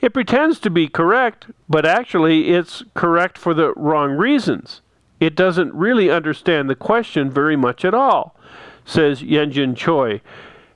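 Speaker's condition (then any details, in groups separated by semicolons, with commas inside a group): No condition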